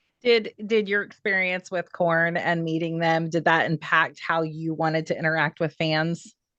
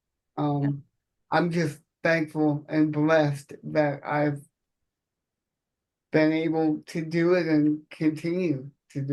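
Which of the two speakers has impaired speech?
The second: cerebral palsy; from birth, surgeries.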